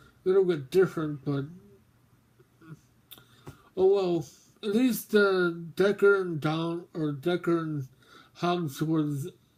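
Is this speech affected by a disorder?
Yes: mobius syndrome.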